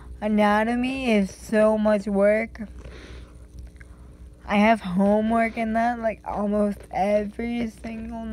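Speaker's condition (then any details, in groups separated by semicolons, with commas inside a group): Cerebral palsy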